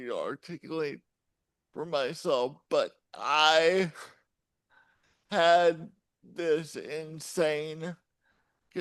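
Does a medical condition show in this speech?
Yes: cerebral palsy; since birth.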